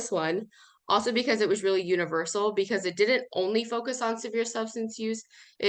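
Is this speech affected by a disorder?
No.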